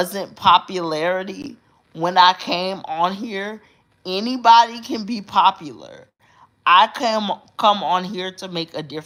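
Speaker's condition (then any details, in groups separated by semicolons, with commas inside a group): Cerebral palsy; uses specialized hospital bed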